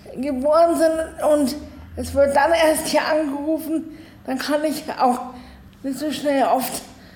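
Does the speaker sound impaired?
Yes: cerebral palsy; spasticity in both arms and legs, electric wheelchair, 24-hour personal assistance.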